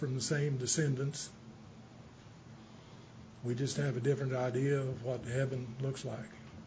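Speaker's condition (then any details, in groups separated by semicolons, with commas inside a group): Parkinson's; not speaking too fast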